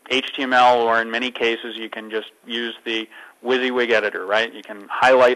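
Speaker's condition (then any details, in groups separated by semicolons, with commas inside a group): No condition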